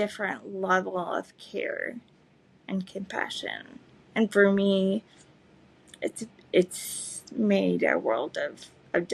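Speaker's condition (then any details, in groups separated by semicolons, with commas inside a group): Cerebral palsy, spastic; able to speak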